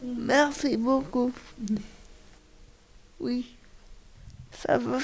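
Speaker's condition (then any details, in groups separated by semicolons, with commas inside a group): Cerebral palsy; cerebral palsy from lack of oxygen at birth, all motor function damaged, cognition intact, wheelchair user; speech and expression disability, articulation on radio needs considerable effort and concentration, slight stumbling on early questions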